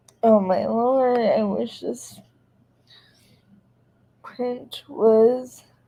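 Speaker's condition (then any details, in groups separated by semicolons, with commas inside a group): Cerebral palsy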